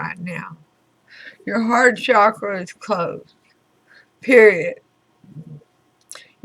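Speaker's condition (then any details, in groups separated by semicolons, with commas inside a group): Throat cancer radiation damage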